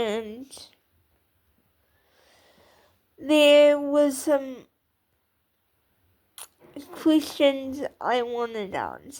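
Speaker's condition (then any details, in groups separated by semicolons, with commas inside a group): Cerebral palsy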